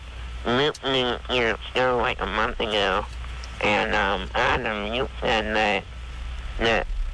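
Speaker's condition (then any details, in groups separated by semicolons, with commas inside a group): Spinal muscular atrophy; more severe form, Werdnig-Hoffmann rather than Kugelberg-Welander, wheelchair user, operates wheelchair by touchpad; lying down during call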